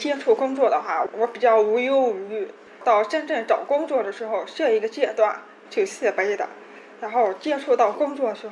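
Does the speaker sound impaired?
Yes: hearing impairment; hearing disability, hearing damaged in childhood accident, completed rehabilitation training; childhood speech training with parents, repeating each word hundreds of times daily.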